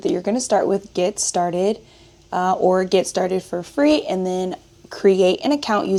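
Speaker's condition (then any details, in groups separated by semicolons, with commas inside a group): No condition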